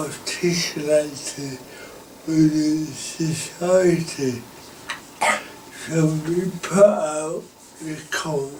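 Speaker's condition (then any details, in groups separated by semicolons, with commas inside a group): Cerebral palsy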